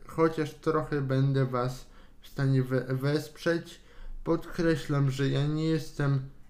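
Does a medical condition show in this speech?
Yes: cerebral palsy; cerebral palsy from birth, wheelchair user, cannot walk or stand on legs, arms partly impaired.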